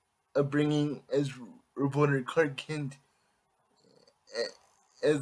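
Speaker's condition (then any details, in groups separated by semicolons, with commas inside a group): Cerebral palsy; affects all muscles; able to speak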